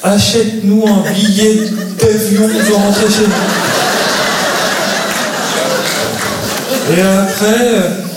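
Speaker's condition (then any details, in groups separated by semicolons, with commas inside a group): Stuttering; stuttering since at least age 4, psychiatrist first misdiagnosed Gilles de la Tourette, makes finding work hard; stand-up performance, restarts a sentence after difficulty saying a phrase; restarts phrases when stuck, stutters openly on stage; repeated sounds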